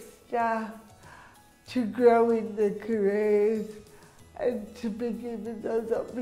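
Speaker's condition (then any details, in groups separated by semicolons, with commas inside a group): Cerebral palsy; affects speech and movement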